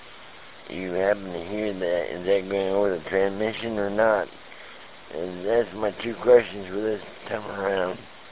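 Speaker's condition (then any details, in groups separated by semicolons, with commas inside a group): Speech impediment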